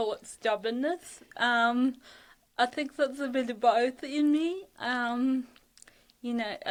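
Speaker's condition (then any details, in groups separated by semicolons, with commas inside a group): Cerebral palsy; ataxic, lack of oxygen at birth, arms and legs affected; fatigue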